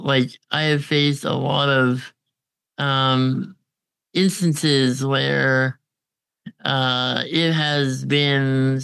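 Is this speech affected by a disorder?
Yes: congenital muscular dystrophy; diagnosed at 6 months, chronically physically disabled, doctor predicted inability to thrive; uses ventilator, goes out downtown independently with ventilator.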